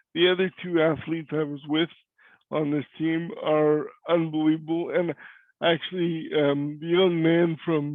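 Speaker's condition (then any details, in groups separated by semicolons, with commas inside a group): Cerebral palsy; cannot walk; voice is different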